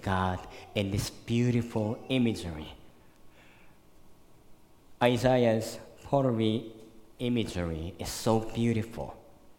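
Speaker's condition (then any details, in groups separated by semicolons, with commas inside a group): Cleft lip and palate, severe; born in Korea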